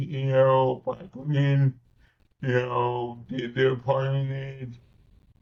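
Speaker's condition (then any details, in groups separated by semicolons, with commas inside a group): Cerebral palsy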